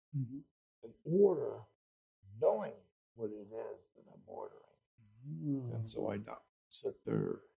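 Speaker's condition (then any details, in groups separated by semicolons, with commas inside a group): Speech impediment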